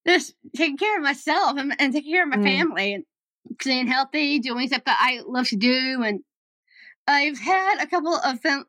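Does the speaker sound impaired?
Yes: Down syndrome; developmental disability.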